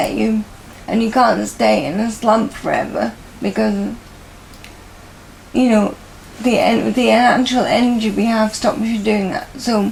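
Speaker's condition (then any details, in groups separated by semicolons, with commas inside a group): MND; occupational, physio and speech therapy, impaired hand function; voice impaired and worsening, voice banked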